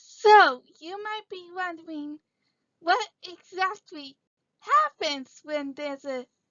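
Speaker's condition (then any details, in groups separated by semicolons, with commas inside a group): Cerebral palsy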